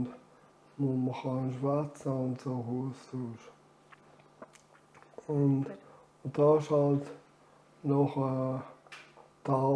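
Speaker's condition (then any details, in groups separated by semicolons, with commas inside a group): Amyotrophic lateral sclerosis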